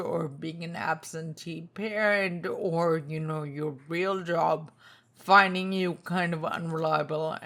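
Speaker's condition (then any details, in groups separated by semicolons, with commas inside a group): Spinocerebellar ataxia type 2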